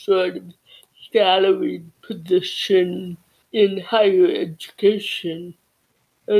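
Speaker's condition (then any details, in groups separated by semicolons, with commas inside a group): Cerebral palsy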